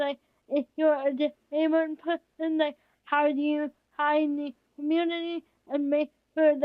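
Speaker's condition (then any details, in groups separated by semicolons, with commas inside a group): Cerebral palsy, spastic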